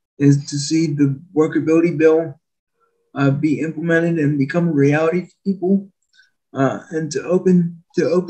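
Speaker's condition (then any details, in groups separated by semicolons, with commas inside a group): Spastic quadriplegic cerebral palsy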